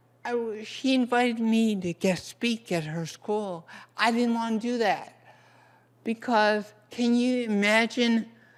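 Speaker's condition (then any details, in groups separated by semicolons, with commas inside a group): Cerebral palsy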